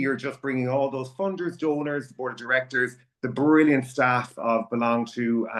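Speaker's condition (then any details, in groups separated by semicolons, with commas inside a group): No condition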